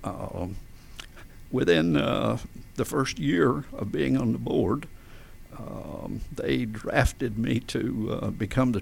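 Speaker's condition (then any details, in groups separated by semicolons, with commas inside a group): Spasmodic dysphonia; adductor spasms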